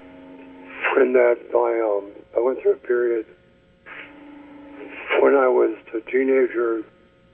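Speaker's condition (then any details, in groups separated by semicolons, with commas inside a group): ALS; speech getting worse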